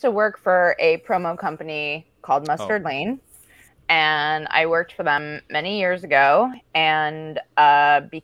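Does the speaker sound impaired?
No.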